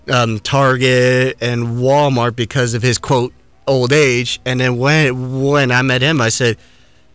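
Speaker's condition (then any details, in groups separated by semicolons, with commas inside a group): Stutter; acquired stutter, began after coming back from Afghanistan; stutter present during this interview; stuttering noticeable, apologizes for stutter on air; repeated sounds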